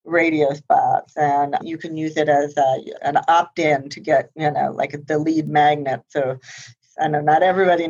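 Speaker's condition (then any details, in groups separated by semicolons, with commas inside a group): Profound hearing loss, congenital, high-frequency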